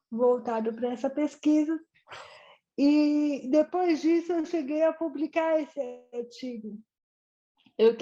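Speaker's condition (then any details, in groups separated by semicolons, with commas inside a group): Cerebral palsy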